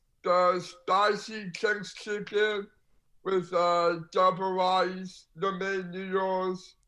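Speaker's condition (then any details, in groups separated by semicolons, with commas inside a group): Down syndrome; congenital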